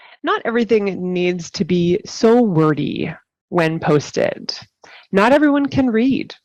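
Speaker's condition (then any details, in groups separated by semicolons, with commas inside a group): No condition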